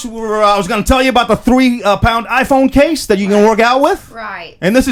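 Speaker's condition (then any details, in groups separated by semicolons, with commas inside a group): No condition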